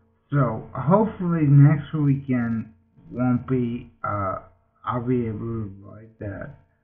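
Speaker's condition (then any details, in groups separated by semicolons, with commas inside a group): Multiple sclerosis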